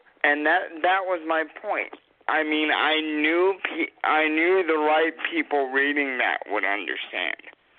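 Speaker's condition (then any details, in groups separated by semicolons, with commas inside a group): Cerebral palsy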